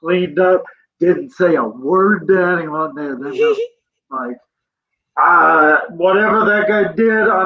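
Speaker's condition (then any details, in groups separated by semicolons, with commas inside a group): Cerebral palsy; present from birth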